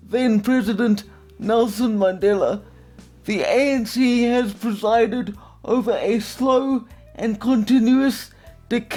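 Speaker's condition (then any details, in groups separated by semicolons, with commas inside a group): Quadriplegic cerebral palsy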